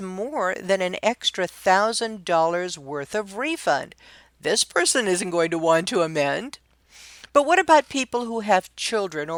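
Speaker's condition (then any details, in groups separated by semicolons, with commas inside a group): No condition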